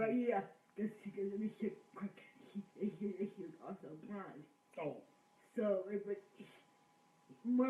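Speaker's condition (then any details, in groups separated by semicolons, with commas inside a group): Cerebral palsy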